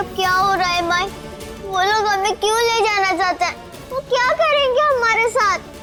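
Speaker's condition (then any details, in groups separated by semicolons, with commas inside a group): No condition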